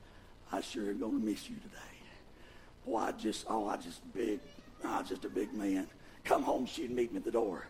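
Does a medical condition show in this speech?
Yes: vocal fold paralysis, bilateral; speaks with false vocal folds; both vocal cords paralyzed.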